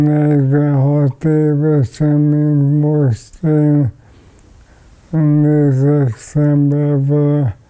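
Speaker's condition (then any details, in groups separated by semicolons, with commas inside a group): ALS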